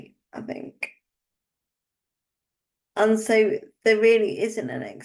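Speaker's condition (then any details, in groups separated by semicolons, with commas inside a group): Cerebral palsy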